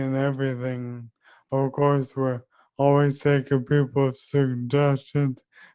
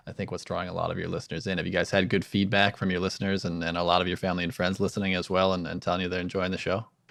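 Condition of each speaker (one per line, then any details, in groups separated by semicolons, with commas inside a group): ALS; leg onset, affects walking, arms, hands, speech; diagnosed at 29, about two years since diagnosis; voice currently clear, considering voice banking
No condition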